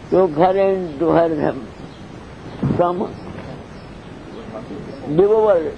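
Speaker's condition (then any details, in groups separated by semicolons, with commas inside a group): Deafness; cannot hear audience questions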